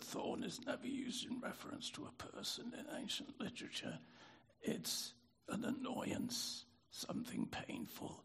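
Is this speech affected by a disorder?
Yes: spasmodic dysphonia; about 40 years since onset, voice therapist recommended by audiologist Joanne Tyson, teaching style changed.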